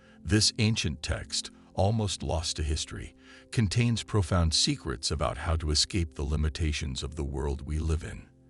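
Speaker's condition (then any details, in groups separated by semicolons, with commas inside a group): No condition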